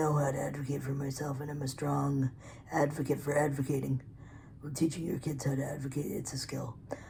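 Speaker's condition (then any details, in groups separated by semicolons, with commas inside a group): Cerebral palsy; physically disabled; articulate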